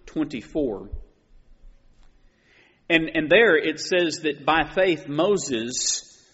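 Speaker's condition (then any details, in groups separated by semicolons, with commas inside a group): No condition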